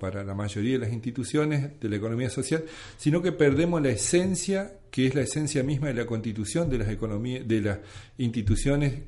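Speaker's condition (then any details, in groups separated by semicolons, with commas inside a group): No condition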